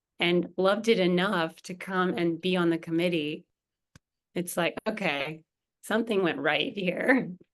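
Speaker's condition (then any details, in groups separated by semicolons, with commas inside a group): No condition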